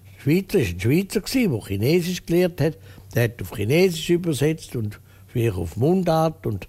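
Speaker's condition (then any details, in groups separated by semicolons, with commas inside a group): No condition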